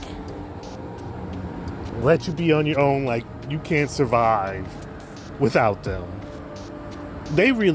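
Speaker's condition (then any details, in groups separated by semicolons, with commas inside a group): No condition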